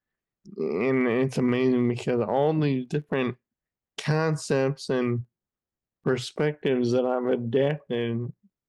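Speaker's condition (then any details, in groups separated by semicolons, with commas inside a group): Friedreich's ataxia; diagnosed age 14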